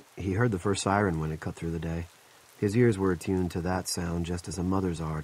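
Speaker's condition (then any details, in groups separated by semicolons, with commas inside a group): No condition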